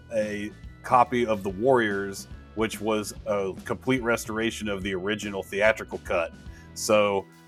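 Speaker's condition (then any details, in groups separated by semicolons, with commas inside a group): No condition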